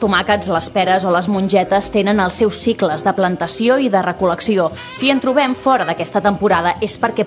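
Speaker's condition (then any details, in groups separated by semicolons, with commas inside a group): No condition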